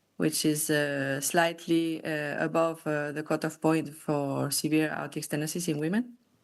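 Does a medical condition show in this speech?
No.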